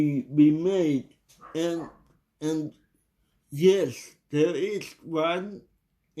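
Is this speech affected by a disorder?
Yes: cerebral palsy.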